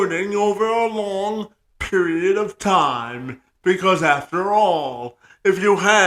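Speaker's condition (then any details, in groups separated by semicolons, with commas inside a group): Cerebral palsy; spastic quadriplegic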